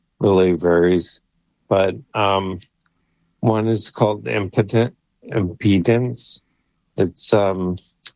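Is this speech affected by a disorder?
Yes: ALS; voice failing, banked voice for AI speech.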